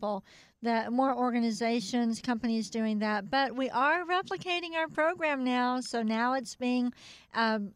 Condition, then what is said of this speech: Cleft palate. Right now, I mean, this is not easy for me to do a radio interview.